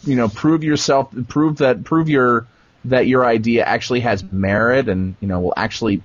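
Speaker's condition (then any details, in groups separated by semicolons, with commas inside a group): No condition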